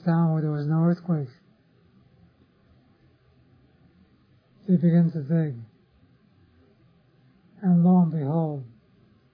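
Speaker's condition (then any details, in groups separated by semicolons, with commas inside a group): Parkinson's disease; others offer remedies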